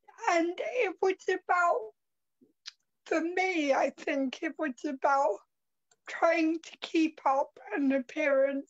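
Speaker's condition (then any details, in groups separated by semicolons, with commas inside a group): Cerebral palsy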